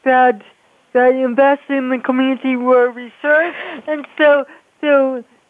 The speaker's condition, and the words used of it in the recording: Cerebral palsy. I disclosed that I had cerebral palsy, so it impacts my ability to move around, to speak, and I'm also partially deaf in my